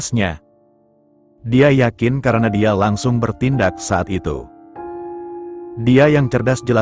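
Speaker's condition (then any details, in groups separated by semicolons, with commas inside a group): No condition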